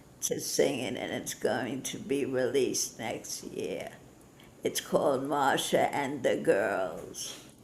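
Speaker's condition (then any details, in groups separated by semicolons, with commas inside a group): Parkinson's disease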